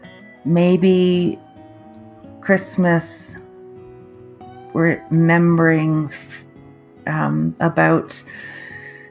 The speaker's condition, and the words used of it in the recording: Aphasia. To talk about something that I know pretty well, and my aphasia is getting a lot better.